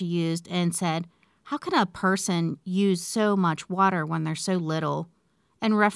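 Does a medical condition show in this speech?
No.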